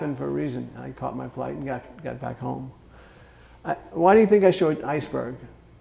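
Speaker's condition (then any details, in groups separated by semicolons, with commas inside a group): Parkinson's disease; says some words are hard or tough to say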